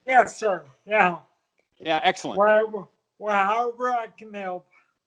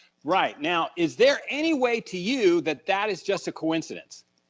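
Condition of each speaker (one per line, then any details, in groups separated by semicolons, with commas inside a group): Multiple sclerosis; affects hands and balance; diagnosed about 9 years ago, walking trouble, hands close up; voice stronger after treatment, breathing laboured
No condition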